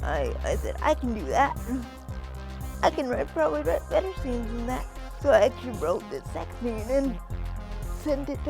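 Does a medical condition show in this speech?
Yes: cerebral palsy; spastic quadriplegic form, from birth, wheelchair since age two; 23 years old, types with two fingers; able to speak, considers self very good speaker.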